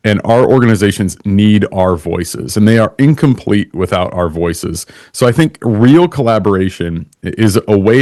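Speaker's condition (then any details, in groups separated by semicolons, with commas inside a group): No condition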